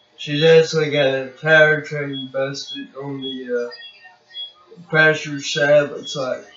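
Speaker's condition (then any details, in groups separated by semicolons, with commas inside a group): Cerebral palsy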